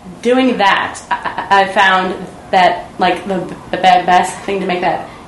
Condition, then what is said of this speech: Stuttering. I'm going to be trying to stutter more because I'm not going to try to avoid it.